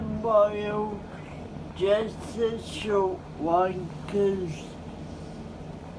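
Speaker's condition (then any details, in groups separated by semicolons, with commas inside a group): Cerebral palsy; spastic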